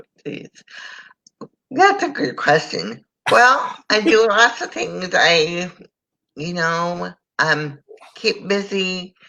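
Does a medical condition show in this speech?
Yes: cerebral palsy.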